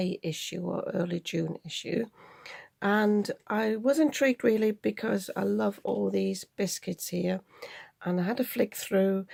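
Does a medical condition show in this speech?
No.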